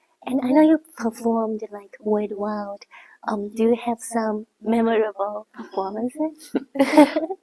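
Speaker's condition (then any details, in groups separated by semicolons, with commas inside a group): No condition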